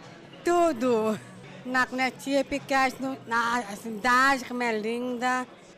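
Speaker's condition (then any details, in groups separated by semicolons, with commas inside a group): Down syndrome; speaks in radio interview, answers questions herself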